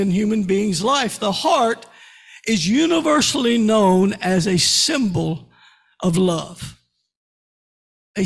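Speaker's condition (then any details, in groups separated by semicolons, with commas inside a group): No condition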